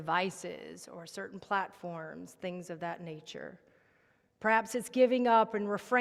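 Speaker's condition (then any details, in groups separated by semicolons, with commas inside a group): No condition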